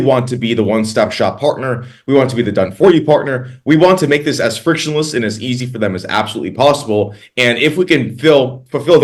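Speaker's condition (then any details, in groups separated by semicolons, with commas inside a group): No condition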